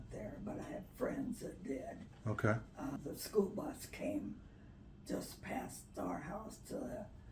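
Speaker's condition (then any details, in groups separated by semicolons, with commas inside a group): Parkinson's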